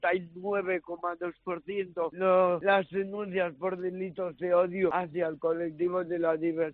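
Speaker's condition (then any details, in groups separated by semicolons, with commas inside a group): Cerebral palsy; early intervention from infancy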